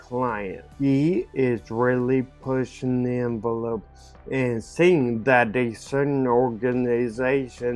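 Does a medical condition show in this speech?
Yes: ataxia; caused by stroke.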